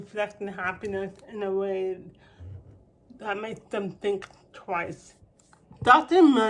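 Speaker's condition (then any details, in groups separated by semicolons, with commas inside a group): Cerebral palsy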